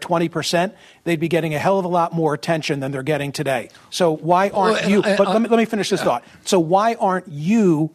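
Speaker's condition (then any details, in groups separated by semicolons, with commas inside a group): No condition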